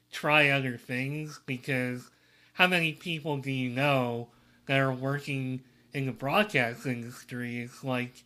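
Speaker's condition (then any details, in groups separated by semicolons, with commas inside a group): Cleft lip and palate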